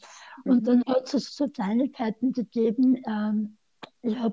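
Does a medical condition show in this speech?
Yes: speech impairment after tongue cancer, mild; aggressive right tongue-margin cancer into mouth arch at 48, 17-hour surgery, neck dissection, chemoradiotherapy; about 8.5 years after tongue cancer treatment; slightly limited, tends to speak fast, sometimes unclear, Austrian dialect, hard to understand without seeing face.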